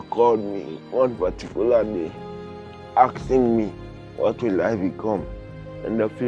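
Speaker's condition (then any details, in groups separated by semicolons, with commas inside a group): Cerebral palsy; limits movement and coordination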